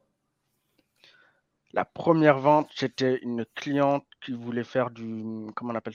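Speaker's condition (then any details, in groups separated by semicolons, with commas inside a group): Hearing impairment from birth; congenital hearing loss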